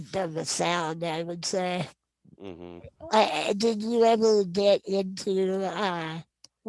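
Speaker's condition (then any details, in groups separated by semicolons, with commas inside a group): Non-progressive muscular dystrophy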